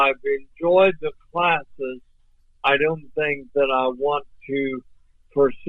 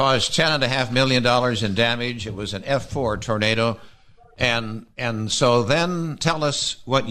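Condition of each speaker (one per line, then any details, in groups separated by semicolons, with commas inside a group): ALS; recently diagnosed, wheelchair being prepared; voice off but clear and understandable
No condition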